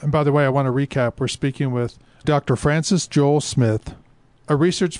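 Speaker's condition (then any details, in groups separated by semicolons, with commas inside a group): No condition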